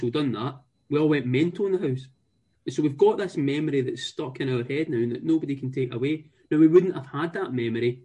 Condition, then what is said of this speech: None; typical speech.